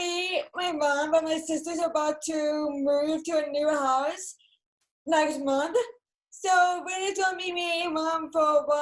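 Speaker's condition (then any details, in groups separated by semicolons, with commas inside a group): Cerebral palsy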